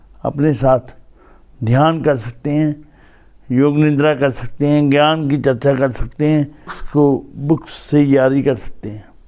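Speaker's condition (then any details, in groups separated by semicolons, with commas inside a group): Cerebral palsy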